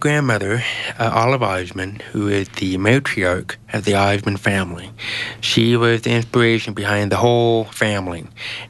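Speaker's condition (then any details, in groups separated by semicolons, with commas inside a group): Genetic hearing loss; speaks well after years of therapy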